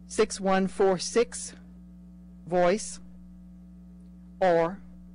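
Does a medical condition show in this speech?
No.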